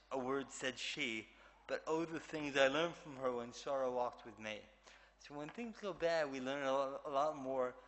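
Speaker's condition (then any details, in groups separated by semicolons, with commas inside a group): Cerebral palsy; physical and occupational therapy from early age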